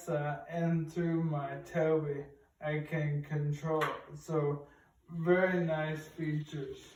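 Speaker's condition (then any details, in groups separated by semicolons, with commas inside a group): ALS; past early stages, needs lift chair, eye-gaze device; starting to lose voice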